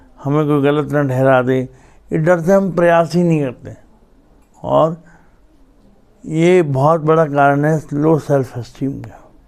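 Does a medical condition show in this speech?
Yes: cerebral palsy.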